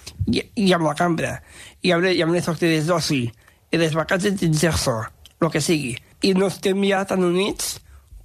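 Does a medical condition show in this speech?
Yes: Down syndrome; extra chromosome; expresses himself in own way and own words, dislikes being corrected, very talkative.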